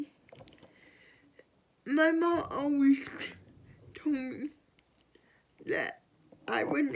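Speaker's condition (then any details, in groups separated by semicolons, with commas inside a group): Cerebral palsy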